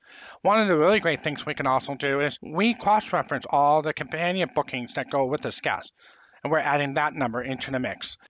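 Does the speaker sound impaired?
Yes: profound hearing loss; congenital profound hearing loss, about 80% in one ear, 90% in other, late detection; late language development, learned to talk.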